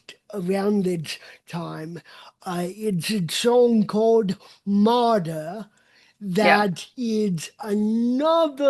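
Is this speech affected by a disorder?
Yes: cerebral palsy; uses walker and wheelchair.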